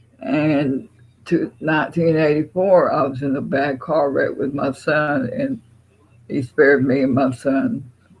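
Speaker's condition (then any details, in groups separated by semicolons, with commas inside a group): Parkinson's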